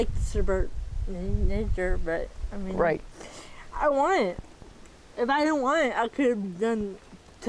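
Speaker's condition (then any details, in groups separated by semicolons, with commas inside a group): Athetoid cerebral palsy, moderate; speech can be hard to understand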